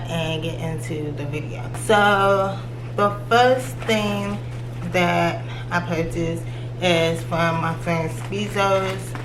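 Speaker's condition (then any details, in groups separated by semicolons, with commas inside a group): Cerebral palsy; from birth, left leg affected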